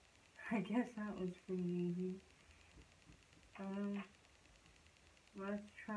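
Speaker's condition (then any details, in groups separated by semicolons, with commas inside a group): Cerebral palsy (hemiplegia)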